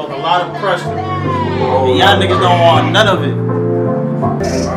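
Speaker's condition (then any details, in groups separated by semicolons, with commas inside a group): No condition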